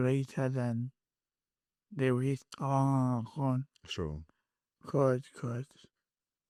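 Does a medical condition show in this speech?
Yes: cerebral palsy; present from birth, slight, later car accident; speech and walking affected after car accident.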